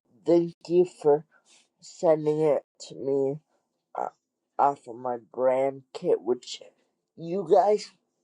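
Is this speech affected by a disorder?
Yes: cerebral palsy; wheelchair user.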